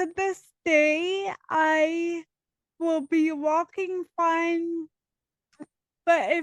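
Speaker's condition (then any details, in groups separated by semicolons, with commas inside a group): Dystonia; diagnosed age 10, now 33, on medication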